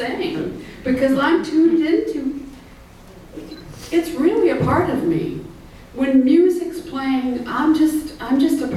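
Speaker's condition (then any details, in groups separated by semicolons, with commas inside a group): No condition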